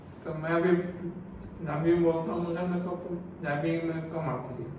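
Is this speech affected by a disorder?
Yes: cerebral palsy.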